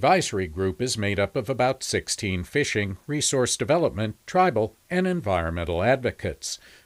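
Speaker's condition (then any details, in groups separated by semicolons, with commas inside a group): No condition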